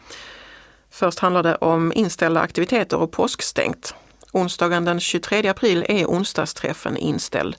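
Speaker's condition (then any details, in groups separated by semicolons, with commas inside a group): No condition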